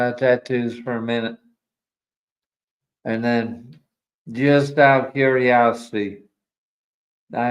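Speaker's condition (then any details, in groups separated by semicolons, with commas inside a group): ALS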